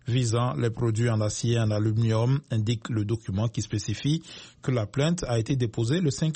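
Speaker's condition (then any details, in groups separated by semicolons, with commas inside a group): No condition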